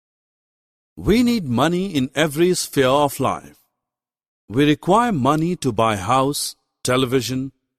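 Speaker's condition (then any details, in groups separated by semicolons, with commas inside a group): No condition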